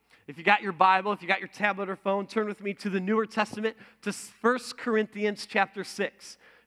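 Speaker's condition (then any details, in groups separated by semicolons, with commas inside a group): No condition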